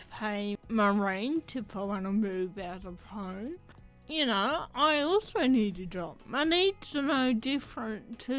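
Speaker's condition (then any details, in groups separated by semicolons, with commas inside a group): Athetoid cerebral palsy; athetoid cerebral palsy, wheelchair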